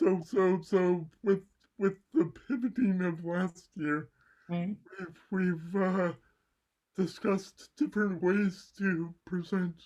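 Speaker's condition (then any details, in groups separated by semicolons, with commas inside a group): Cerebral palsy; mild left side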